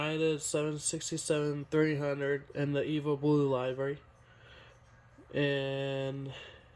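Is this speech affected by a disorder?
No.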